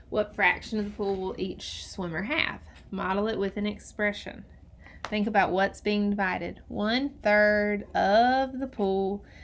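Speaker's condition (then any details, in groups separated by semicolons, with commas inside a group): No condition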